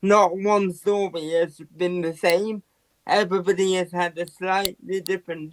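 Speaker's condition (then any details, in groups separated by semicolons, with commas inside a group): Quadriplegic cerebral palsy; quadriplegic, full-time powerchair user; diagnosed in infancy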